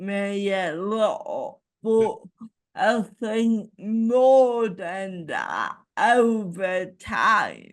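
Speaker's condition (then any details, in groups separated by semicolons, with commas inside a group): Cerebral palsy; ataxic type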